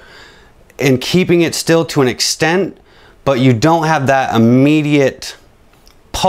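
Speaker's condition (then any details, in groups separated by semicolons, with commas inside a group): No condition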